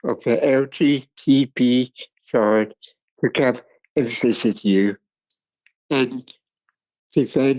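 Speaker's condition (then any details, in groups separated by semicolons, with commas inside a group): Cerebral palsy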